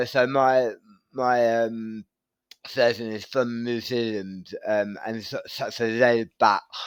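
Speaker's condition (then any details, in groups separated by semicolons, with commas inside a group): Tongue cancer surgery; right-side tongue surgery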